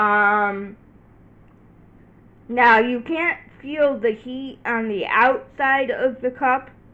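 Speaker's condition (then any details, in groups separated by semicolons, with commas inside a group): Cerebral palsy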